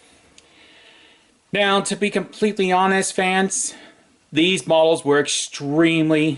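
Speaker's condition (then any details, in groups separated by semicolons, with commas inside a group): No condition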